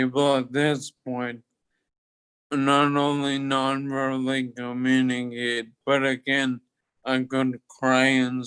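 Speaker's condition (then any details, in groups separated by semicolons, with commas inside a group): Toxic leukoencephalopathy, locked-in syndrome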